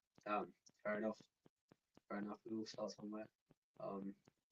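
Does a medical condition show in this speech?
No.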